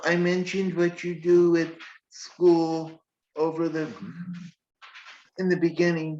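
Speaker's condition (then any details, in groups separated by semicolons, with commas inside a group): Cerebral palsy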